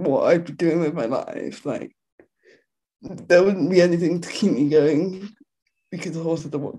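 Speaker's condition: Quadriplegic cerebral palsy; riding gives temporary relief

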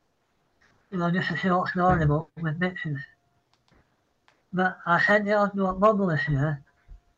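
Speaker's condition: Parkinson's; citing Parkinson's

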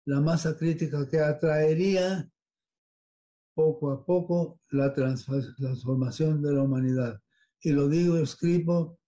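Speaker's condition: Parkinson's disease; dopamine pills

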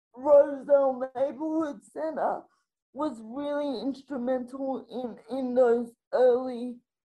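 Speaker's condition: Spastic quadriplegic cerebral palsy

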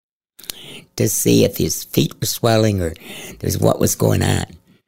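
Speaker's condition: Head and neck cancer, stage 4, into voice box

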